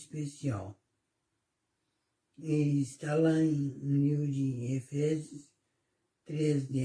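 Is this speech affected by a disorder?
Yes: cerebellar ataxia; degenerative hereditary form.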